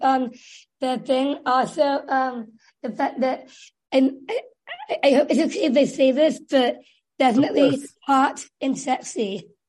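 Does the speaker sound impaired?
Yes: Down syndrome; age 23.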